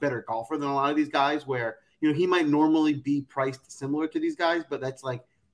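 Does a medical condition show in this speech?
No.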